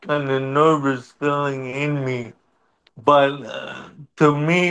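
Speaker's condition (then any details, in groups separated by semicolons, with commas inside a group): Cerebral palsy; wheelchair over the years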